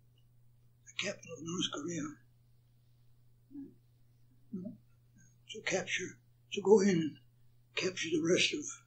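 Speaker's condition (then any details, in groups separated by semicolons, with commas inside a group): Parkinson's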